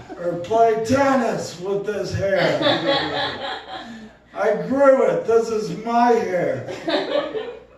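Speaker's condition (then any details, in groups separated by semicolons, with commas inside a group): Cerebral palsy; movement disorder since childhood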